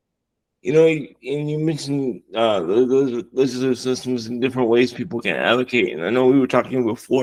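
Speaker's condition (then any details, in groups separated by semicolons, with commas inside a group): Cerebral palsy; wheelchair user; more severe than minor spastic diplegia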